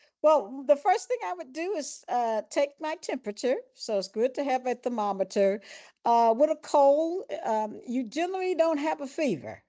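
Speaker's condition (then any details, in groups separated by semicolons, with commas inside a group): No condition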